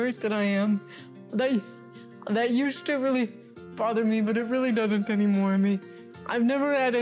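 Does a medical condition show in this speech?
Yes: cerebral palsy.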